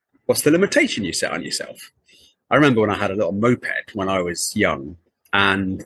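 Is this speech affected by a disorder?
No.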